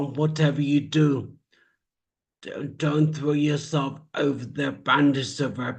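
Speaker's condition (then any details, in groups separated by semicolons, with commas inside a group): Traumatic brain injury; speech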